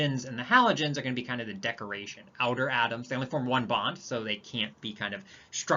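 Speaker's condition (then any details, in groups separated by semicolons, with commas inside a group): No condition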